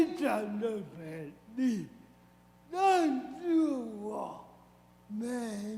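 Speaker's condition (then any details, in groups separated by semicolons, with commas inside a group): Cerebral palsy; severe, walked only at age 8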